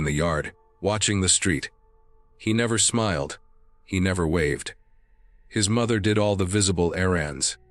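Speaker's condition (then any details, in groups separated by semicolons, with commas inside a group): No condition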